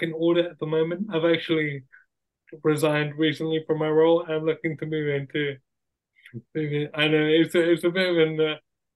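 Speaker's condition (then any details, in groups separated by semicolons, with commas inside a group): Cerebral palsy; acquired brain injury, wheelchair user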